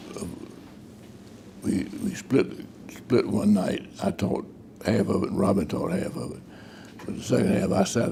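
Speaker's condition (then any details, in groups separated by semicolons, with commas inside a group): Parkinson's disease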